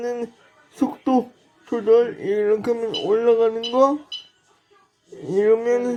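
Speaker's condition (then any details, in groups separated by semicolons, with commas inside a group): Brain lesion disability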